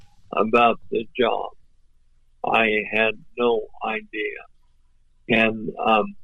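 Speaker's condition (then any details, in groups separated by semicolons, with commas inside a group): ALS; voice off but clear and understandable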